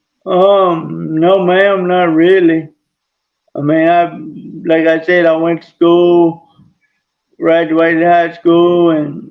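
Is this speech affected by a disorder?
Yes: traumatic brain injury.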